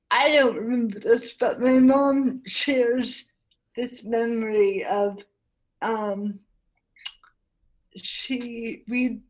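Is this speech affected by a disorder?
Yes: cerebral palsy; spastic tetraplegia from birth, whole body, involuntary spasms, tightness, declined tendon-lengthening surgery, childhood PT, Feldenkrais; impediment from tongue muscle involvement, nose typing easier than voice dictation.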